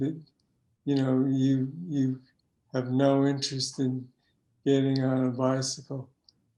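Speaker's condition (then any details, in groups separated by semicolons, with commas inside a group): Parkinson's disease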